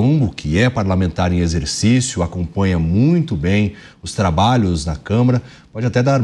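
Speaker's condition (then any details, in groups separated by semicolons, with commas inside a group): No condition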